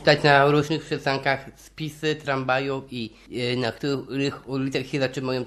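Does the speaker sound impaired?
Yes: Down syndrome; intellectual disability, intermittent memory lapses, difficulty with arithmetic and counting money; turning 28 this year.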